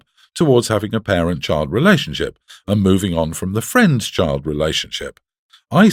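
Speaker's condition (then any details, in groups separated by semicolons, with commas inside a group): No condition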